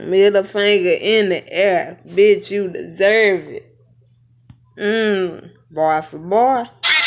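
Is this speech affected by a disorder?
Yes: cerebral palsy; not paralyzed, can stand.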